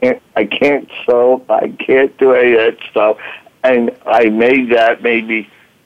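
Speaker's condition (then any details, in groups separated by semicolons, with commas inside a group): Voice box damage from tracheostomy; 1-2 week coma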